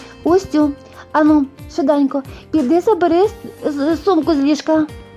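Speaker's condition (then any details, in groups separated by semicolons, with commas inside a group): No condition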